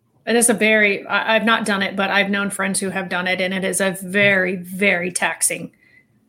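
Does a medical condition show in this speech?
No.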